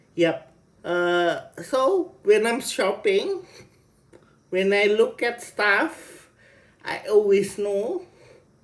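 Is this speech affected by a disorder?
Yes: cerebral palsy.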